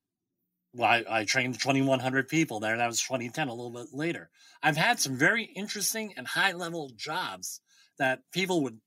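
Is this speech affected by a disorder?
Yes: bilateral cleft lip and palate; congenital, present from birth; nine years of speech therapy, speech once unintelligible.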